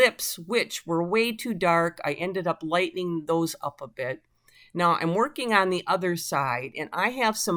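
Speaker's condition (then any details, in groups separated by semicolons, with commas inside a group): No condition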